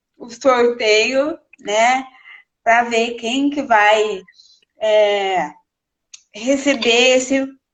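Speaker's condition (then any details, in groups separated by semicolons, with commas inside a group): Cerebral palsy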